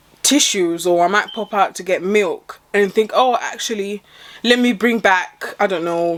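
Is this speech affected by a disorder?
No.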